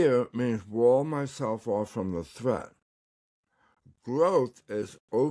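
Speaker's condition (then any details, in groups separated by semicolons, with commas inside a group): Tongue cancer; recovering, tongue exercises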